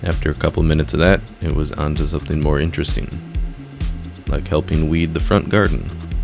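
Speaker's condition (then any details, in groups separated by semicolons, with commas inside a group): No condition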